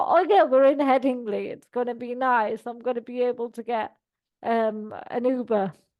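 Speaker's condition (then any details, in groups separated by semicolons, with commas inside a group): Cerebral palsy; all four limbs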